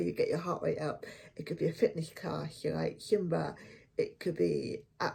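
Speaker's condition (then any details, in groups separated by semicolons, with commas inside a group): Cerebral palsy; affects one foot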